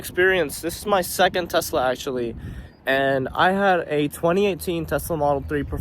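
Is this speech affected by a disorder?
No.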